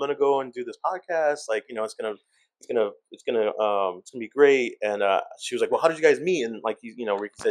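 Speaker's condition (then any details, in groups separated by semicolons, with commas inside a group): No condition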